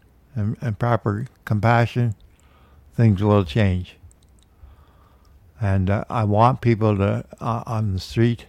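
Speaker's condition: Parkinson's disease; man aged 73

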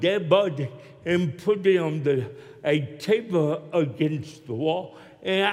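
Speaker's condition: Cerebral palsy; hard for many to understand

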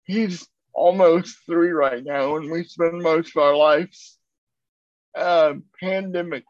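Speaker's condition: Cerebral palsy; uses a wheelchair, moves at a slow pace

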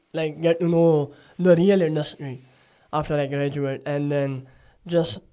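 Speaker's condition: Cleft palate; recent nose surgery

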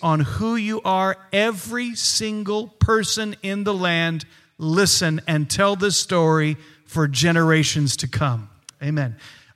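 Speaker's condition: No condition

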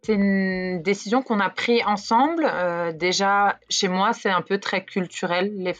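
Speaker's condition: No condition

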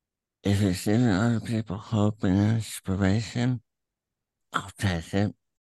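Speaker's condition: Throat cancer; still talks at length

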